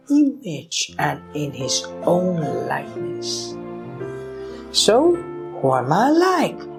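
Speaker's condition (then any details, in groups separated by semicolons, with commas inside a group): No condition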